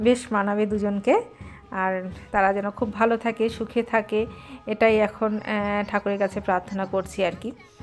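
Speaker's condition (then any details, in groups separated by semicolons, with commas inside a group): No condition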